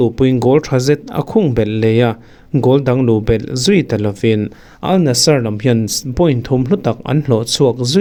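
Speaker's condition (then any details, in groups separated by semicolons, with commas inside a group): No condition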